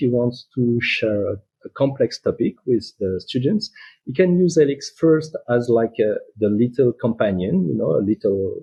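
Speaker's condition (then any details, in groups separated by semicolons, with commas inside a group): No condition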